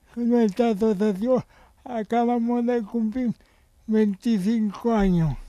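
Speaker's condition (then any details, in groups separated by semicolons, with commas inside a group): Cerebral palsy; extra support for daily living since birth, Aspace Sevilla day centre for stimulation; needs ongoing support, helped daily by sister and Aspace Sevilla association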